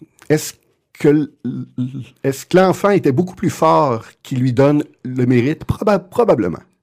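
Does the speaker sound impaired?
Yes: stuttering; lifelong stuttering, genetic component; often cannot get words out, a wall to get through each time speaking; here repeated sounds.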